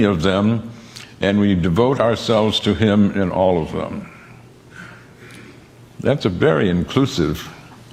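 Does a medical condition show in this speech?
No.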